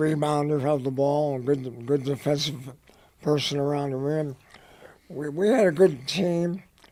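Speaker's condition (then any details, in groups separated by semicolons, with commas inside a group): Head and neck cancer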